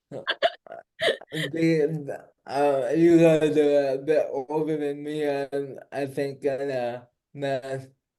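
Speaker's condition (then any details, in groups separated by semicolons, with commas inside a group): Cerebral palsy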